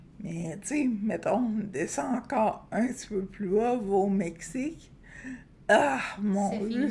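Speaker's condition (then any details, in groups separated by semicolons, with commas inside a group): Friedreich's ataxia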